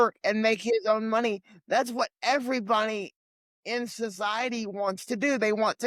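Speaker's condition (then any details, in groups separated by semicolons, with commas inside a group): Cerebral palsy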